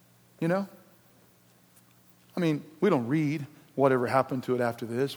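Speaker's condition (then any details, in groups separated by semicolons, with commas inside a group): No condition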